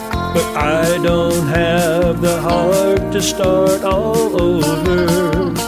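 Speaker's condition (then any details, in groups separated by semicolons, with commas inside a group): No condition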